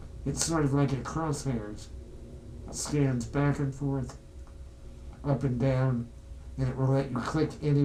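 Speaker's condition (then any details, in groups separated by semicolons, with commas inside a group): Spinal muscular atrophy type two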